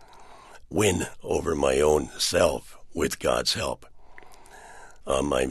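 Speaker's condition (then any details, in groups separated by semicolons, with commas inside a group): Partial laryngectomy for throat cancer, partial laryngectomy, 80% of larynx removed; unable to speak about two years, once sounded like Brando, voice now improved but noticeably altered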